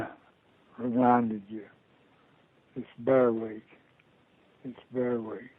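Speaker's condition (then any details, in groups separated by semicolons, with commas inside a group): Parkinson's disease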